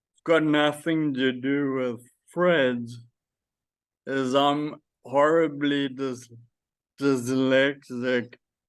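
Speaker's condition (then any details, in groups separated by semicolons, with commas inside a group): Friedreich's ataxia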